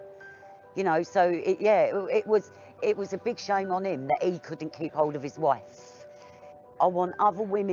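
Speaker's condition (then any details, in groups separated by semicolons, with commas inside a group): No condition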